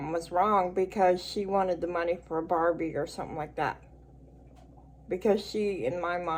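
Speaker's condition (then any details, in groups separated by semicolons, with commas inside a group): Cerebral palsy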